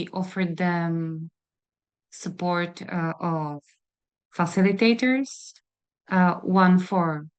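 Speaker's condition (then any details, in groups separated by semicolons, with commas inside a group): No condition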